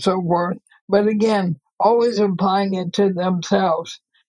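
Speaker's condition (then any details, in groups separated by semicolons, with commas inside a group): ALS; gets out of breath easily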